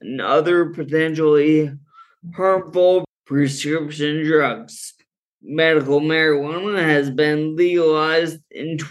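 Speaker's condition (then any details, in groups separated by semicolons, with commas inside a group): Friedreich's ataxia; genetic neurodegenerative movement disorder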